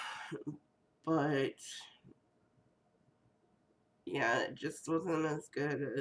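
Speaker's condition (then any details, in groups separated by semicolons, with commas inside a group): Cerebral palsy; first word not said quite right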